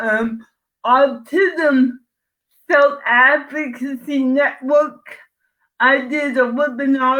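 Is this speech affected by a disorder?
Yes: cerebral palsy.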